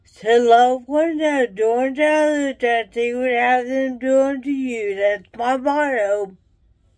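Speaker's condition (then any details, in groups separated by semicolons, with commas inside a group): Traumatic brain injury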